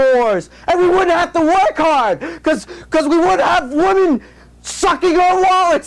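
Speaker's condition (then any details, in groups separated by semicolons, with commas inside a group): No condition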